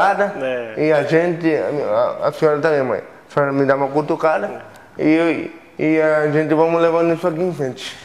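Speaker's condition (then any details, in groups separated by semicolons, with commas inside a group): Cerebral palsy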